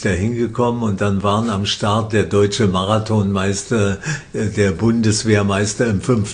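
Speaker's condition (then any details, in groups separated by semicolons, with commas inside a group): Parkinson's disease; incurable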